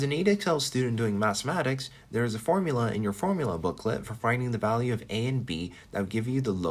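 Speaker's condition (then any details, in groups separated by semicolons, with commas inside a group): No condition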